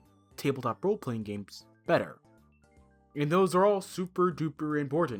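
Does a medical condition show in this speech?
No.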